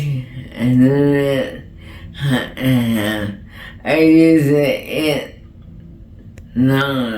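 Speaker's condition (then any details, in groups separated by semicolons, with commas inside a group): ALS; treatment about 2 years, speech and swallowing improving, pseudobulbar affect; was unintelligible, now clearer and louder, lip weakness remains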